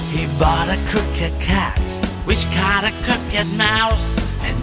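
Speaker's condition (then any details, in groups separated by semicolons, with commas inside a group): No condition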